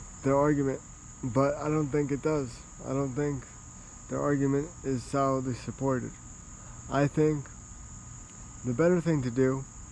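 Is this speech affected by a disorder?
Yes: cerebral palsy, spastic.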